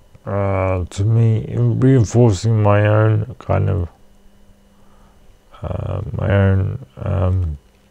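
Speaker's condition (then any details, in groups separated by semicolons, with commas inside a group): Cerebral palsy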